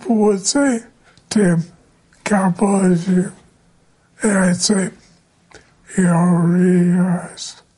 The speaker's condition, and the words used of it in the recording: ALS (motor neuron disease). His body is starting to fail, and his voice has lost its timbre.